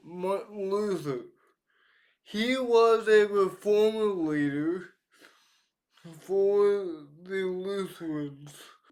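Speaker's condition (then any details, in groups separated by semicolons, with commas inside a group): Cerebral palsy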